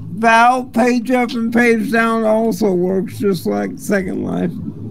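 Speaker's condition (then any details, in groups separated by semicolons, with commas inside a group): Cerebral palsy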